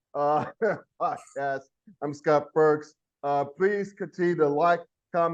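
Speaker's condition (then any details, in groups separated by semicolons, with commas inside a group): No condition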